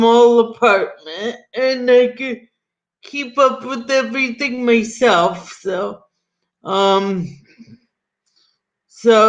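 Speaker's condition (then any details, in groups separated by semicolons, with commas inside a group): Cerebral palsy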